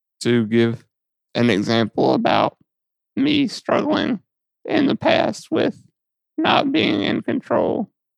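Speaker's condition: Muscular dystrophy; lifelong, muscle atrophy and weight loss, muscle and fat lost around tailbone, repositioned in bed by mother; lack of physical control over body, sees physical therapist

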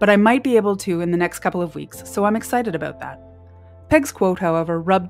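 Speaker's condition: No condition

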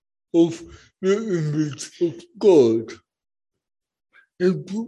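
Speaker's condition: Cerebral palsy; listeners get used to it

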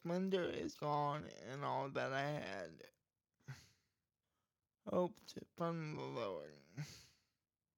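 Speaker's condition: Cerebral palsy; speech problem due to cerebral palsy

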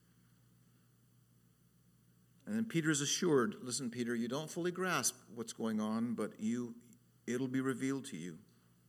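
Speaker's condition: No condition

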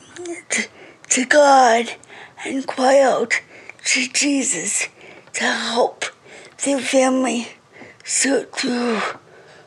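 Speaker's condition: Cerebral palsy; wheelchair user, affects reading, speech and more; reading very slow

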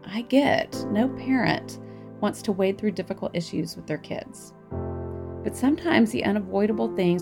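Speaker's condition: No condition

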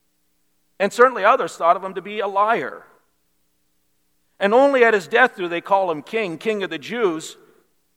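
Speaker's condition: No condition

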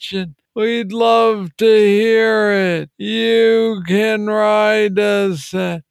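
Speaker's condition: Parkinson's disease, young onset; slurred words when off

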